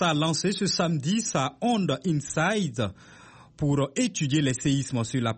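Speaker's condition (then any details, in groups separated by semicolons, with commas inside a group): No condition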